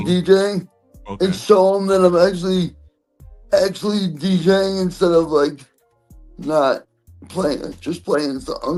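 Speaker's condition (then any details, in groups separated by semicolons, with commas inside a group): Cerebral palsy; present from birth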